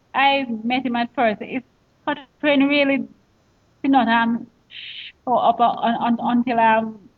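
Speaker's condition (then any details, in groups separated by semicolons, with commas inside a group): Stuttering; stuttering since childhood, familial, father Thomas and an aunt stutter, only one of father's seven children affected; stutters on own first name, uses substitute name, stutters more when upset, feels panic when stuttering; prolonged sounds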